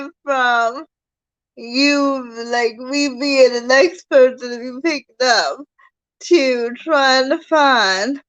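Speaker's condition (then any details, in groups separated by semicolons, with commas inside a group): Cerebral palsy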